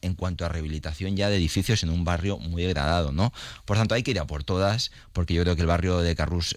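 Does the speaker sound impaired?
No.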